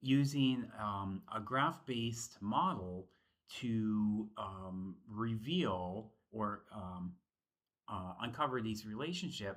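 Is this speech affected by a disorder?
No.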